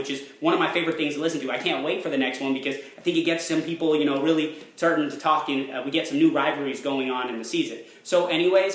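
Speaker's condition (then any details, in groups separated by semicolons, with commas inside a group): No condition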